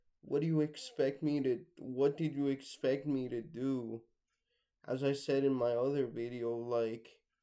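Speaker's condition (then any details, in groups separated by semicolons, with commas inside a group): Cerebral palsy, mixed, mild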